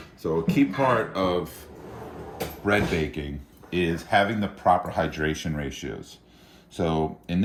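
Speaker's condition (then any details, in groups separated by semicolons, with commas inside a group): No condition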